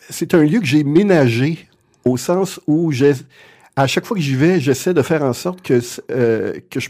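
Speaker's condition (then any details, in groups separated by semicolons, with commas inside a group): Stuttering; lifelong stuttering, genetic component; often cannot get words out, a wall to get through each time speaking; repeated sounds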